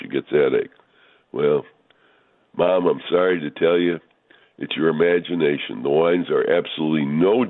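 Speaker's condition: No condition

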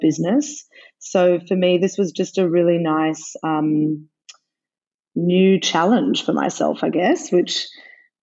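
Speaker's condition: No condition

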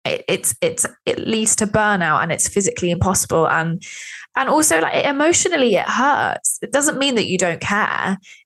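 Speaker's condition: No condition

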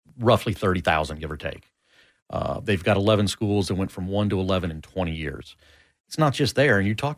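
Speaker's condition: No condition

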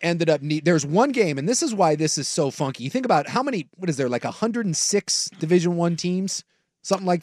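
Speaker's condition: No condition

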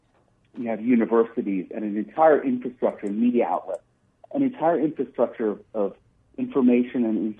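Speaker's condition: No condition

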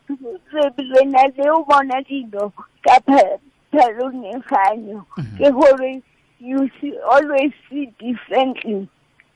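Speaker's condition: Cerebral palsy; since childhood

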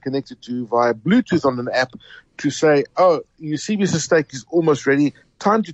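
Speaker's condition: No condition

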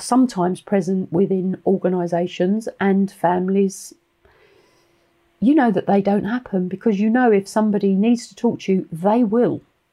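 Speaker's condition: No condition

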